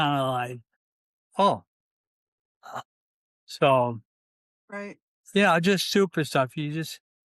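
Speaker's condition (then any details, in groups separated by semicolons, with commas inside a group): ALS, C9 mutation; limb onset in fingers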